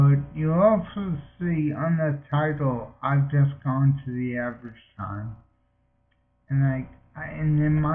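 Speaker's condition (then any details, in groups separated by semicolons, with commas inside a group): Multiple sclerosis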